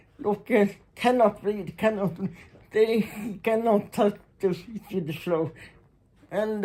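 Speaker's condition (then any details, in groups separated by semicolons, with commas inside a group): Muscular Parkinson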